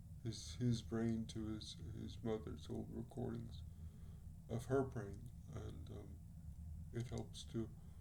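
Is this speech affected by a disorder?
Yes: cerebral palsy; speaks relatively well.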